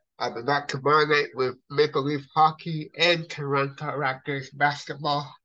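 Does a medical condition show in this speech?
Yes: cerebral palsy.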